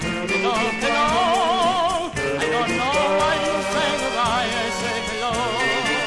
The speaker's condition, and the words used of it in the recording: No condition.